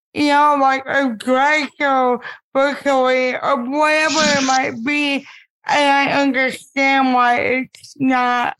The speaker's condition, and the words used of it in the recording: Cerebral palsy. I am ambulatory, but I use more like chair. I have impaired speech.